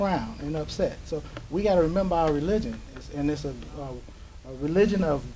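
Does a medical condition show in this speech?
No.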